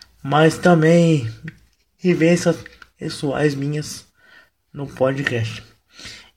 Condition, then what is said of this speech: Cerebral palsy. Mas eu garanto a você que apesar da a voz ser ruim, a mensagem é boa.